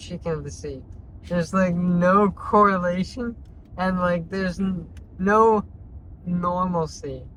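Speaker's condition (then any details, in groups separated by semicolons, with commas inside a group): Traumatic brain injury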